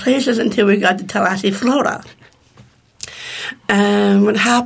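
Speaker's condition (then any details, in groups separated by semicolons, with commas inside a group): Down syndrome; born in Rochester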